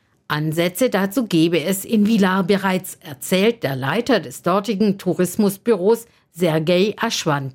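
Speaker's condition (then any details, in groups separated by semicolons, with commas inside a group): No condition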